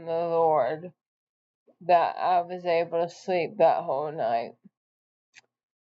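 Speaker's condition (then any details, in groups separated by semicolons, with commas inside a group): ALS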